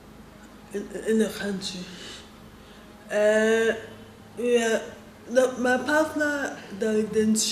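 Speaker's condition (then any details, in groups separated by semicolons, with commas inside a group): Cerebral palsy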